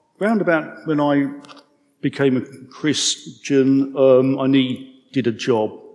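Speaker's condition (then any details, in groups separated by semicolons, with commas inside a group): Stammer; man aged 55; stammer audible in speech; prolonged sounds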